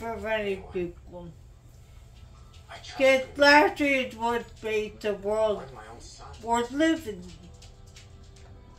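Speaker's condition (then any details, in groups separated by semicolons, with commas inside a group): Traumatic brain injury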